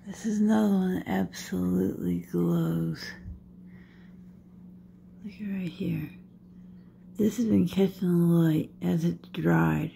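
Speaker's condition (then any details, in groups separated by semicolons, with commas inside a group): Dystonia; affects how speech sounds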